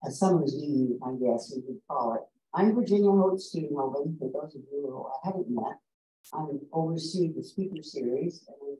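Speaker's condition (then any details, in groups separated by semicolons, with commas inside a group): No condition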